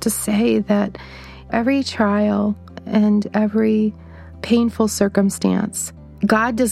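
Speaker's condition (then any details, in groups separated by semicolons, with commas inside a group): No condition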